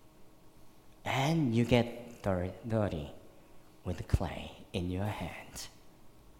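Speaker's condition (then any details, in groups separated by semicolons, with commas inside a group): Cleft lip and palate, severe; one in junior high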